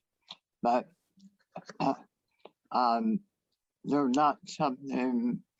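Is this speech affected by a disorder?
Yes: head and neck cancer.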